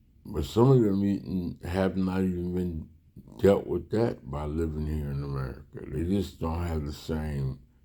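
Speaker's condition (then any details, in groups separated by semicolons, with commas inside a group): Slurred speech; still slurs words occasionally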